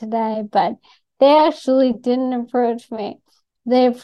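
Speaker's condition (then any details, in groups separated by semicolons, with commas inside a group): ALS; symptom-directed treatments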